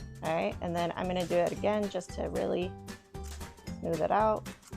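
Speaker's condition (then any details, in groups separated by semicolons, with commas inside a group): No condition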